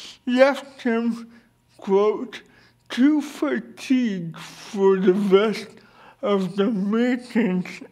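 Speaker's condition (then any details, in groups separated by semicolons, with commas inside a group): Cerebral palsy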